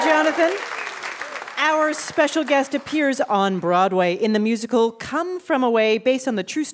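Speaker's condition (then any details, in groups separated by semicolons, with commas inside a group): No condition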